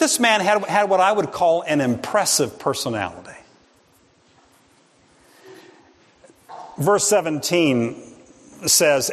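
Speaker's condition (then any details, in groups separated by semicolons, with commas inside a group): No condition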